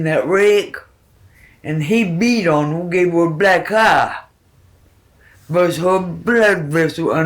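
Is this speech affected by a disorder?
Yes: cerebral palsy; formerly braces all over.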